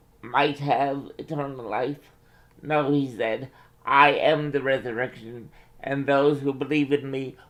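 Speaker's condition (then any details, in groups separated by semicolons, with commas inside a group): Cerebral palsy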